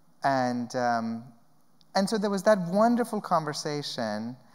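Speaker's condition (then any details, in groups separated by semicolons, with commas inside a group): No condition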